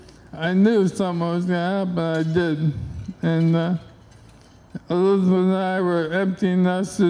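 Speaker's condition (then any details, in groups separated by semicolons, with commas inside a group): ALS; onset left hand and arm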